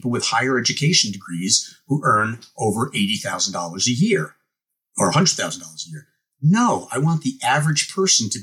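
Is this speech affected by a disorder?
No.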